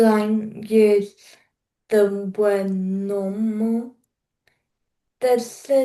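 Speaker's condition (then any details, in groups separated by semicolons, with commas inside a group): Cerebral palsy; wheelchair for long distances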